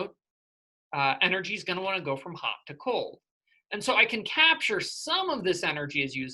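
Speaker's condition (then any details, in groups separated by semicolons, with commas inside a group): No condition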